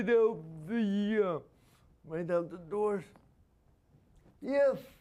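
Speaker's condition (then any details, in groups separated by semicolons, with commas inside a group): Spastic quadriplegia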